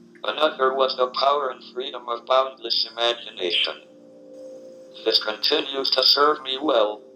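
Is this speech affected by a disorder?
Yes: ALS, through a speech-generating device.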